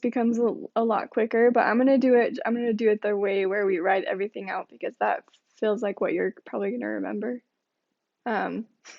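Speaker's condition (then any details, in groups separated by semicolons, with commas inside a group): No condition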